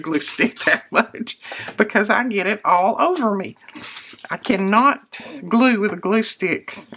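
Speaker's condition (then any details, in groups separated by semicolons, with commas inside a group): No condition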